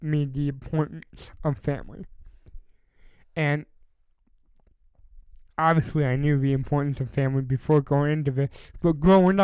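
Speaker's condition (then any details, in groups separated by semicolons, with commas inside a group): Cerebral palsy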